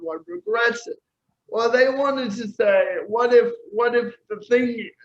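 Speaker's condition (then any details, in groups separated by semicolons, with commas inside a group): Cerebral palsy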